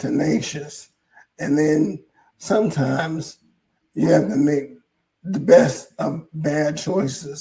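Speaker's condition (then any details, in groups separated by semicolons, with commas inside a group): ALS; hoarse voice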